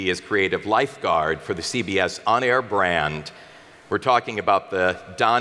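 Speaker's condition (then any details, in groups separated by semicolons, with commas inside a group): No condition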